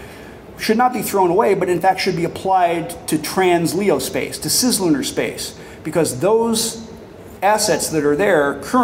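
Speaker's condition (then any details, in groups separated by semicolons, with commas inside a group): No condition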